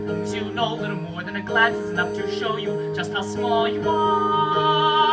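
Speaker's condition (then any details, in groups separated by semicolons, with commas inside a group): No condition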